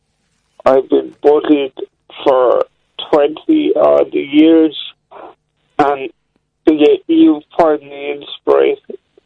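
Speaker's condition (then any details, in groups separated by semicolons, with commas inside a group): Slurred speech, mild; slightly slurred speech, understandable, communicating well, well-paced conversation per host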